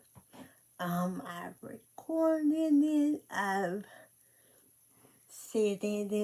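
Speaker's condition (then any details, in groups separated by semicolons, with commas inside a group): Cerebral palsy; speech affected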